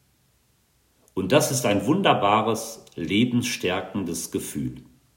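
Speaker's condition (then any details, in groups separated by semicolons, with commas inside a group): No condition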